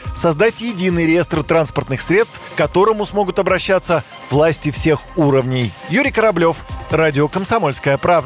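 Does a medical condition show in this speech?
No.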